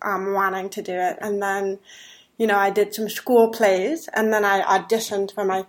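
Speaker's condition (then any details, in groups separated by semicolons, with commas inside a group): Deafness; hears men's voices better than women's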